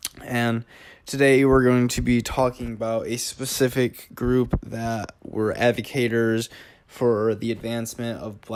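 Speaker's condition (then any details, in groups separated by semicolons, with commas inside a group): No condition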